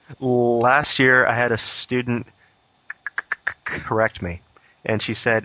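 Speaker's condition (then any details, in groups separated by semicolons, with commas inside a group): Stuttering; long concealed before coming out about it, now openly acknowledged; prolonged sounds, blocks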